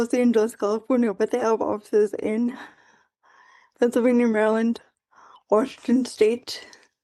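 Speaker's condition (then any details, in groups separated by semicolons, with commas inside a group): Quadriplegic cerebral palsy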